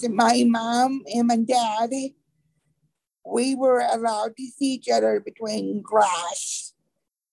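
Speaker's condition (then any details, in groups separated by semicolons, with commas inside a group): Cerebral palsy; from birth, birth defect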